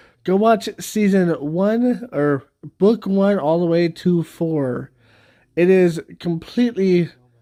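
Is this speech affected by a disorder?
No.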